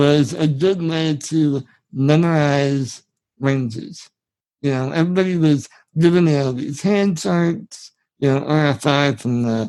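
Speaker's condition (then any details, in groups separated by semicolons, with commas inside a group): Spinal muscular atrophy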